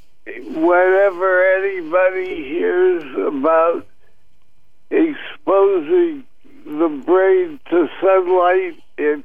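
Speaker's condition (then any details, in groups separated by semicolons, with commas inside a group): Parkinson's disease; brain stimulation surgery after tremors broke through CBD use, uses rollator for walking; slight difficulty in speaking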